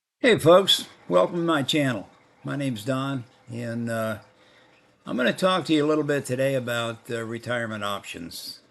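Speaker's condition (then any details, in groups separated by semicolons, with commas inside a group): No condition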